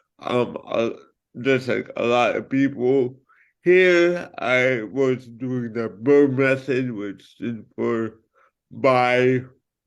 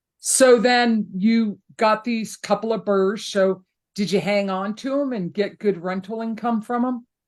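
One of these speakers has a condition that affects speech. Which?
The first: cerebral palsy; present from birth; speech slightly different, may sound drunk.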